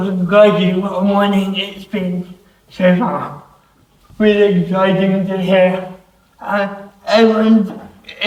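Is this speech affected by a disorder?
Yes: cerebral palsy; affects hands.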